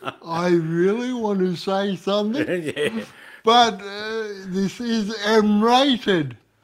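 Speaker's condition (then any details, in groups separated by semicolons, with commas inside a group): Cerebral palsy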